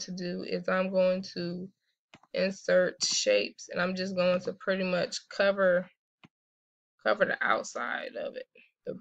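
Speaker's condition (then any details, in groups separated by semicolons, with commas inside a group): No condition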